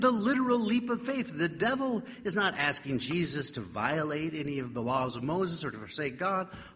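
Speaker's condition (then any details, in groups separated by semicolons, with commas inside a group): No condition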